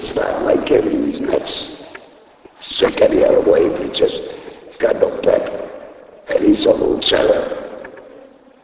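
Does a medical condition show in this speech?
Yes: laryngectomy; still talking after voice box removal.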